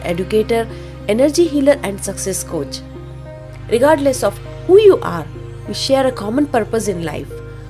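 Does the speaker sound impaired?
No.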